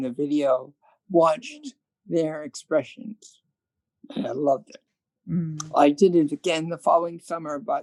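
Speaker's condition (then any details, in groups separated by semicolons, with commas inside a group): Cerebral palsy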